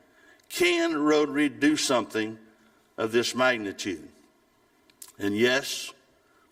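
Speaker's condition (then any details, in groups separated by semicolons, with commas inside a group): No condition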